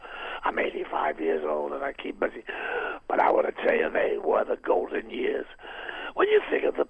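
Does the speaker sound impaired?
Yes: throat cancer, vocal cord removed, partial laryngectomy, right vocal cord removed; vocal surgery removing part of larynx including right vocal cord, now a stump; voice lost after surgery, left cord trained to reach past midline to stump for sound.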